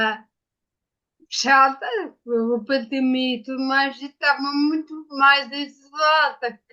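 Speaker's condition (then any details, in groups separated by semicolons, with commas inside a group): Ataxia after brain injury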